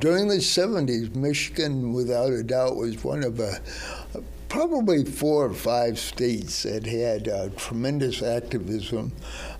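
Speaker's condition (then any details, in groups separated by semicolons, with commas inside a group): Cerebral palsy; present from birth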